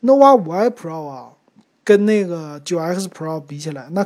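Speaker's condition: No condition

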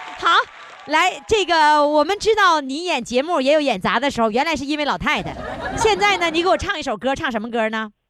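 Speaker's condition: No condition

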